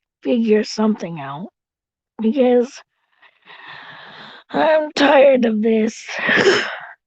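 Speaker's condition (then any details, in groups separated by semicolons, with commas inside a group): Cerebral palsy; tracheotomy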